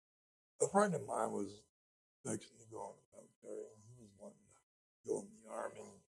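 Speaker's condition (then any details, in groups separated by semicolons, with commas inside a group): Speech impediment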